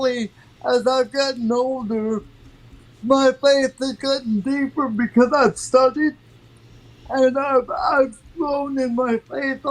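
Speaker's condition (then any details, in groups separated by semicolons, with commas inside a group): Cerebral palsy; from birth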